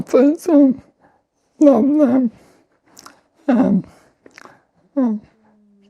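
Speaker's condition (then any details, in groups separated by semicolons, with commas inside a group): ALS; voice and lungs affected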